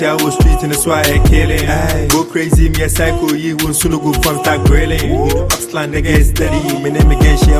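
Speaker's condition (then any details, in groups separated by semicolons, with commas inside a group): No condition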